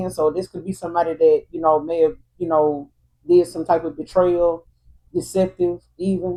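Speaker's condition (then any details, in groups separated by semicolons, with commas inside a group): No condition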